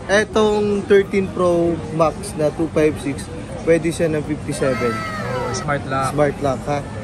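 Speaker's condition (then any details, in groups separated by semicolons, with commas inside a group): No condition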